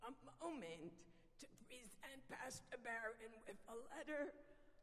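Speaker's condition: Vocal dysphonia; has taken away ability to sing

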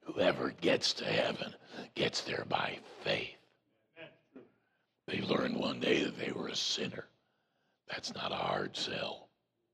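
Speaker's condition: Voice box removal needed; vocal cord cancer

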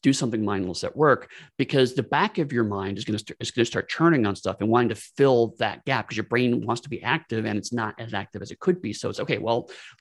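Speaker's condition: No condition

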